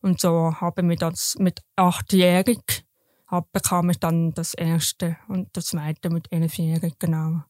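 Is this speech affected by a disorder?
Yes: deafness; congenital profound hearing loss to deafness, detected at age one in hospital, later cochlear implant; raised oral, intensive hearing and speech therapy, lip reading, felt therapist's vibrations to learn sounds.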